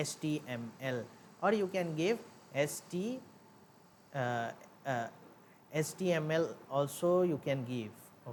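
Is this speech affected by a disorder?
No.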